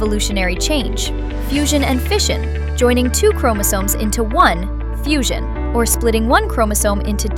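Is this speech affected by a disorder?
No.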